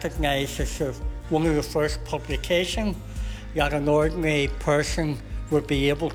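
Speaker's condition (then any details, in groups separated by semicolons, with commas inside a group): Cleft palate and cleft lip; consultants predicted never able to speak in front of people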